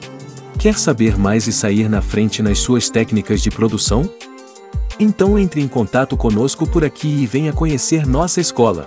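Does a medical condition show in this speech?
No.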